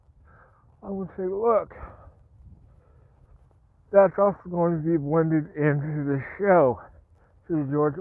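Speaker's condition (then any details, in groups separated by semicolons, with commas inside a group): Parkinson's; speech impediment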